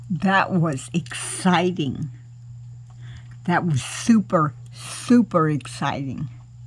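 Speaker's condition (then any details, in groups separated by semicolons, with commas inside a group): Cerebral palsy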